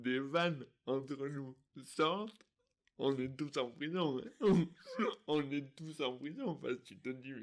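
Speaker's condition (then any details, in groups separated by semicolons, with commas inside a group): Dystonia; articulation difficulties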